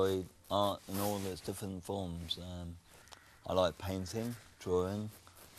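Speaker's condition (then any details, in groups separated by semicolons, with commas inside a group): Cerebral palsy; speech defect since childhood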